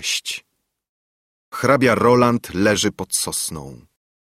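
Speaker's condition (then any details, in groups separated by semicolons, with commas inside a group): No condition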